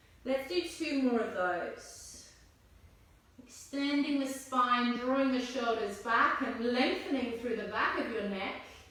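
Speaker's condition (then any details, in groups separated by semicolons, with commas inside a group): No condition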